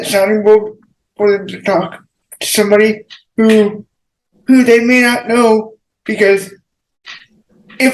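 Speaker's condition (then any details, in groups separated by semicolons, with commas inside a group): Cerebral palsy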